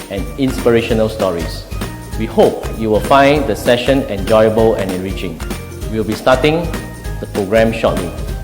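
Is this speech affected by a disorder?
No.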